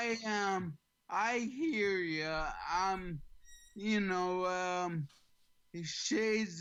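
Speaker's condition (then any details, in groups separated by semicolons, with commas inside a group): ALS; slightly slurred, has to slow down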